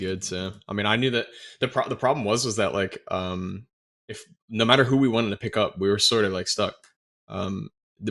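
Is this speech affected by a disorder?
No.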